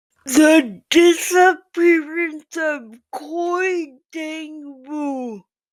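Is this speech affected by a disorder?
Yes: physical speech impairment.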